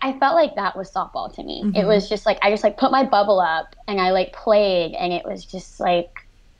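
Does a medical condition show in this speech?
Yes: cleft lip and palate, severe; after stroke unable to speak, write or converse, dyslexia, speech pathologist and cognitive therapy, speech regained.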